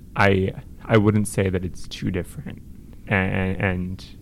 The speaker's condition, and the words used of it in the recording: Stuttering. I would say that I always do.